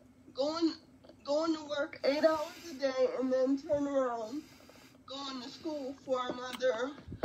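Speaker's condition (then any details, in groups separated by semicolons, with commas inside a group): Quadriplegic cerebral palsy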